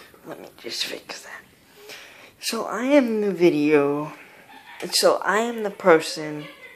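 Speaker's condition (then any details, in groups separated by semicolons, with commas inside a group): Cerebral palsy, mild; teeth pulled, hip double osteotomy; very low grade, very high tone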